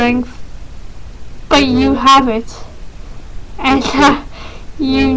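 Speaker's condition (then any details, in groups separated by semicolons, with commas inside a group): Cerebral palsy, mild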